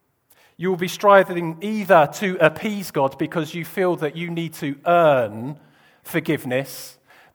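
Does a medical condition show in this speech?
No.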